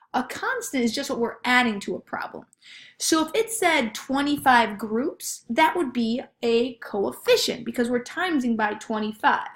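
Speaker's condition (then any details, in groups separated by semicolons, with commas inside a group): No condition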